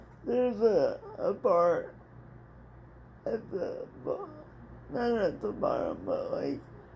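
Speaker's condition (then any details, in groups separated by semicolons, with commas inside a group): Cerebral palsy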